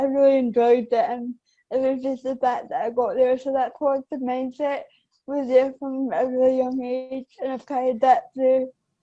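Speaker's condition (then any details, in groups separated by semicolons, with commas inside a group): Cerebral palsy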